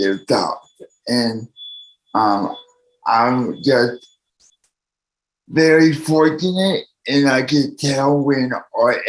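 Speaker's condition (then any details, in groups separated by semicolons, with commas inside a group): Cerebral palsy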